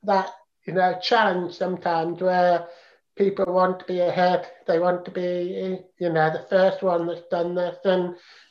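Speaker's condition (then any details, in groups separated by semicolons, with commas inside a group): Profound deafness, congenital profound deafness; not phone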